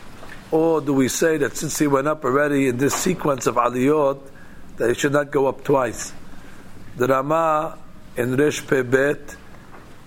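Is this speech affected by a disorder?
No.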